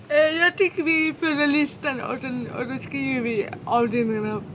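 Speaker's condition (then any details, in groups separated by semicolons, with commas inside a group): Dyskinetic cerebral palsy, severe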